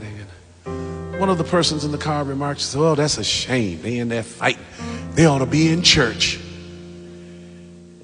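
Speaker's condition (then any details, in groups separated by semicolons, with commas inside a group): No condition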